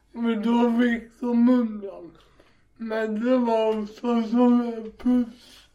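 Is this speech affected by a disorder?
Yes: cerebral palsy; walks much better than at first hunts.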